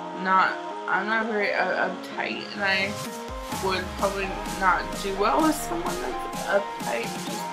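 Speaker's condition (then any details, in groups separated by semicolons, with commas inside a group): Cerebral palsy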